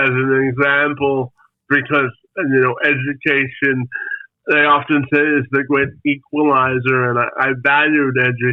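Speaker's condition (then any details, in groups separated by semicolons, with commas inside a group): Spastic quadriplegic cerebral palsy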